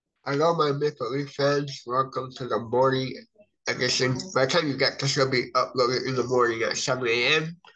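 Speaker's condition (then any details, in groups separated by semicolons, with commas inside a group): Cerebral palsy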